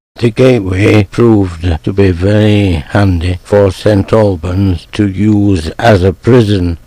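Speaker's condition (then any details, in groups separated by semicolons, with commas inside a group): Motor neuron disease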